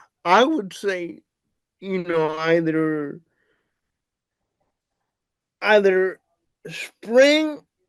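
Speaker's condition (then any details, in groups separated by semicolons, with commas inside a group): Cerebral palsy; wheelchair user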